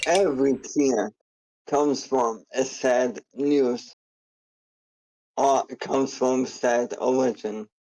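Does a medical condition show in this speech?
Yes: ALS.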